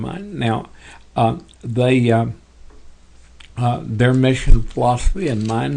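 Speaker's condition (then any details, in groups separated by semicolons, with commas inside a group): Parkinson's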